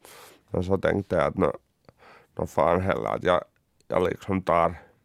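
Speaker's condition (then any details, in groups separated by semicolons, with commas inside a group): Cerebral palsy; congenital, born two months premature at 1.69 kg, underdeveloped lungs, electric wheelchair user, cannot run, childhood habilitation courses at Folkhälsan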